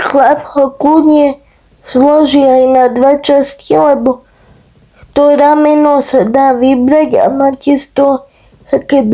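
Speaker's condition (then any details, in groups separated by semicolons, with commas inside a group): Cerebral palsy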